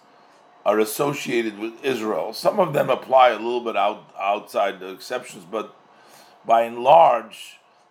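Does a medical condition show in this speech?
No.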